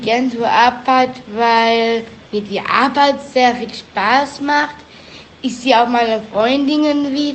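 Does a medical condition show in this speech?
Yes: Down syndrome; trisomy 21, chromosome 21 present three times, genetic; age 19.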